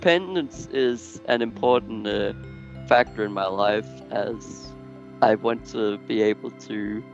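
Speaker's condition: Duchenne muscular dystrophy; genetic, progressive

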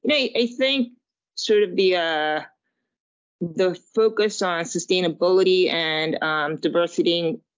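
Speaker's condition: No condition

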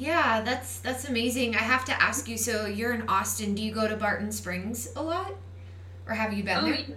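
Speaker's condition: No condition

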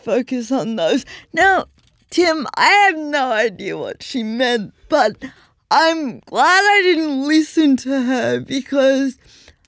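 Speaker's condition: Cerebral palsy; full-time wheelchair user

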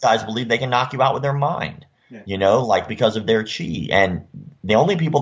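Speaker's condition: Cleft lip and palate; surgically repaired

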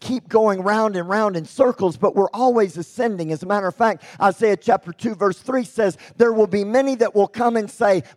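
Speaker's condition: Cleft lip and palate; congenital

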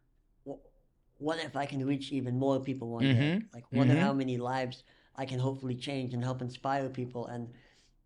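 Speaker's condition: Cleft lip and palate; latest surgery

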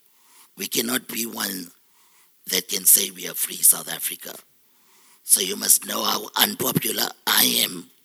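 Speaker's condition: Total laryngectomy; total laryngectomy for very rare deep laryngeal cancer

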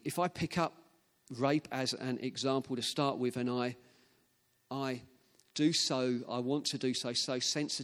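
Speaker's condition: No condition

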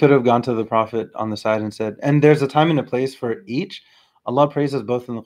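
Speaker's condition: No condition

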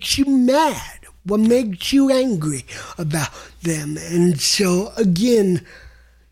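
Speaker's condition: Cerebral palsy; listeners adjust over time

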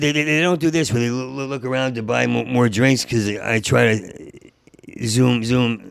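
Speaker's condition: Stuttering; long-standing stutter since college years, always stuttered in job interviews; part-word and whole-word repetitions, fluent when telling stories, doing characters or imitating people; repeated sounds, repeated words, prolonged sounds

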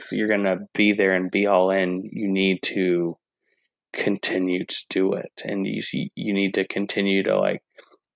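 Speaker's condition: Stutter; stutter since childhood, good days and bad days, long-standing insecurity about articulating, music and faith help; pretty good day at time of recording, only out 2 hours so far; hard to articulate as hoped, music the opposite of speaking; repeated sounds, prolonged sounds

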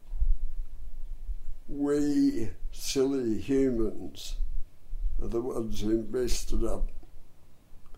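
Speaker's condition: Dystonia and cerebral palsy; cerebral palsy from birth in right arm, bronchial asthma, adult dystonia pulling neck backwards, hard-to-diagnose

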